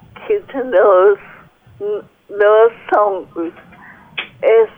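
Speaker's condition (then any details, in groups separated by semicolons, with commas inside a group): Cerebral palsy; impaired speech, noticeable to listeners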